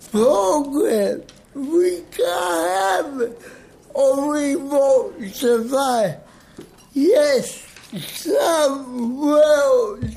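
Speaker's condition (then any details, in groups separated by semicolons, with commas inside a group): Cerebral palsy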